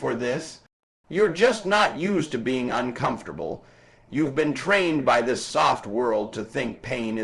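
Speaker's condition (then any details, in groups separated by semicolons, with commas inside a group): No condition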